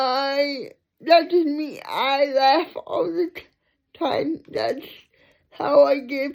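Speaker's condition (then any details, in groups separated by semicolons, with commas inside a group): Cerebral palsy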